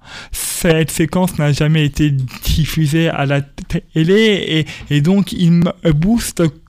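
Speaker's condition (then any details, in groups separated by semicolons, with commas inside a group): Stuttering; stuttering since early childhood at school, speech therapy helped, told elimination almost impossible; age 28, lives with stuttering and accepts it; stuttering persists, described by him as an accent; prolonged sounds, blocks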